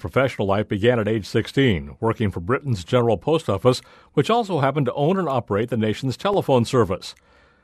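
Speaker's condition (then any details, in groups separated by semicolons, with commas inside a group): No condition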